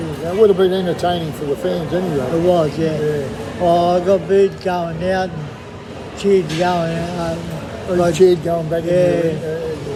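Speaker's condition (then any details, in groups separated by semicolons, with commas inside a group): MND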